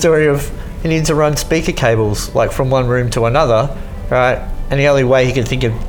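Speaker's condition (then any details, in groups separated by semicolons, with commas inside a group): Cleft lip and palate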